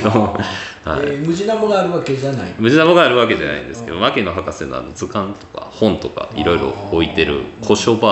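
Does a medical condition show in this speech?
No.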